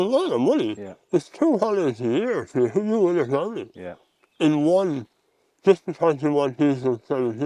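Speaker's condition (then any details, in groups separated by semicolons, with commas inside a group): Mouth cancer surgery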